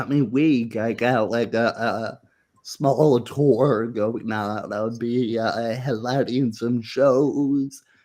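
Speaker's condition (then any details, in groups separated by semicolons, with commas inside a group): Muscular dystrophy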